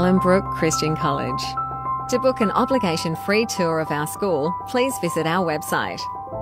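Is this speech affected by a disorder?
No.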